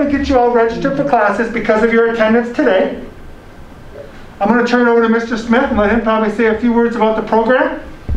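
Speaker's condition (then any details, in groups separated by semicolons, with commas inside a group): No condition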